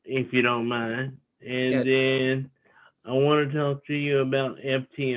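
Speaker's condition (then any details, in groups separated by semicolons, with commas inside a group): Cerebral palsy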